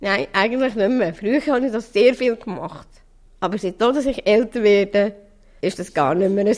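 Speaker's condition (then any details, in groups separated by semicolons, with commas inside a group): Down syndrome; trisomy 21, present from birth; age 38, independent in daily life, difficulty with numbers and arithmetic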